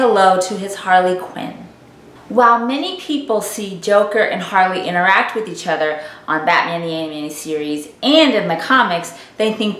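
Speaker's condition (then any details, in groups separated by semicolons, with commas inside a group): No condition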